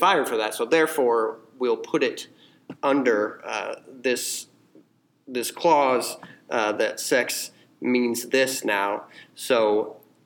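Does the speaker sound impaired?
No.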